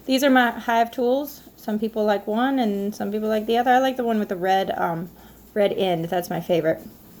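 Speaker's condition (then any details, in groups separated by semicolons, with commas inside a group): No condition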